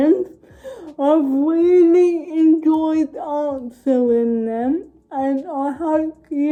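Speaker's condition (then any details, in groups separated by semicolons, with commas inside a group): Cerebral palsy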